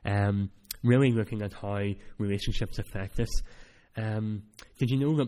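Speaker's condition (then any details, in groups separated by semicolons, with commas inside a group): Cleft palate; speech not that clear at times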